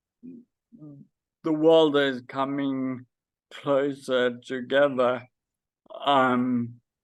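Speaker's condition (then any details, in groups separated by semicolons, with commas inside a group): Friedreich's ataxia; does voice exercises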